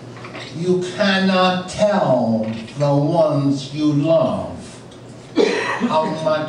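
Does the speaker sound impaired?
Yes: aphasia; aphasia from stroke, right side paralyzed at first, unable to speak 2 years, therapy at Rusk; 5 years since stroke, speaking again after melodic intonation therapy with tapping and singing; voice accent heard as foreign, mind and mouth mismatch, could sing before speaking, once blinked yes/no.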